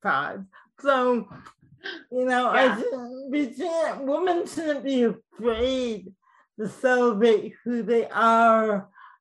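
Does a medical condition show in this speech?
Yes: cerebral palsy, mild; speech mildly affected.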